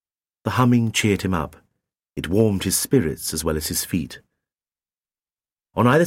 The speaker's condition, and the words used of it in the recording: None; typical speech.